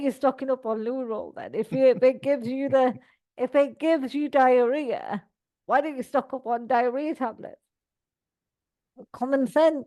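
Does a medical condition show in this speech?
Yes: cerebral palsy; all four limbs.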